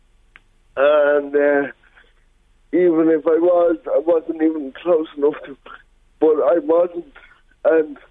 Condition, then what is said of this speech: Cerebral palsy. And to have slurred speech is a symptom of your condition, and it's, I suppose, common enough for people who have cerebral palsy.